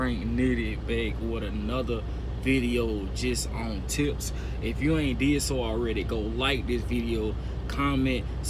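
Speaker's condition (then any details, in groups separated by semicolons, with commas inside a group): No condition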